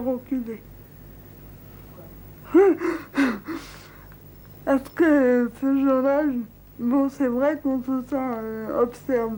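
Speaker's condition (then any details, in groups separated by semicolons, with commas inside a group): Cerebral palsy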